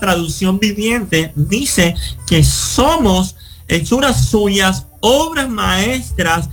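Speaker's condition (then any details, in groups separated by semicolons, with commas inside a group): Cleft lip and palate; congenital cleft lip and complete cleft palate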